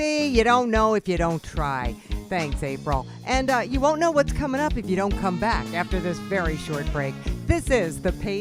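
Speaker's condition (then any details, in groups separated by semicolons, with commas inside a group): No condition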